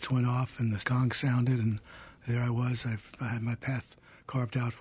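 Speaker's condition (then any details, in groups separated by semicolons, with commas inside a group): Parkinson's disease; diagnosed over a decade ago, about age 65; self-conscious about how voice sounds; voice worn down by age and Parkinson's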